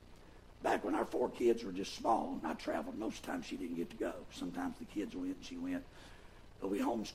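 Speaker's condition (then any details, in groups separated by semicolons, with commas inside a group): Vocal fold paralysis, bilateral; speaks with false vocal folds; voices with false folds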